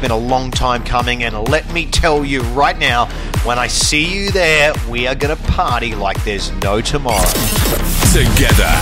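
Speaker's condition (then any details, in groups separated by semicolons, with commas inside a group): No condition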